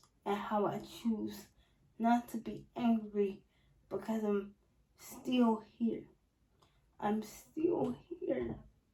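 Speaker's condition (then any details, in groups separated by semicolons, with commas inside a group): Spastic quadriplegic cerebral palsy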